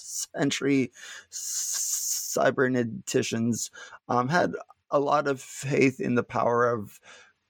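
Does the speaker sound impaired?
Yes: stuttering; little stuttering during this recording; not stuttering much at time of recording; here prolonged sounds, blocks.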